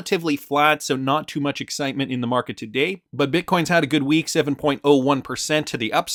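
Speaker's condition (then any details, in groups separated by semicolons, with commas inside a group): No condition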